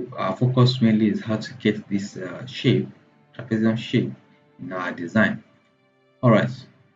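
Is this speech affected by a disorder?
No.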